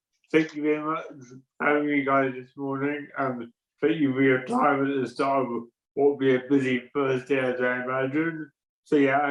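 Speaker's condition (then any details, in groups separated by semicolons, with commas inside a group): Cerebral palsy; present from birth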